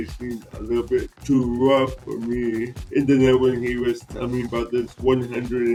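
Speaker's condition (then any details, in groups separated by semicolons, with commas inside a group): Cerebral palsy; present from birth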